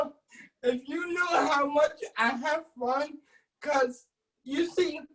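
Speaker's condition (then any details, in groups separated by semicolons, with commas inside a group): Cerebral palsy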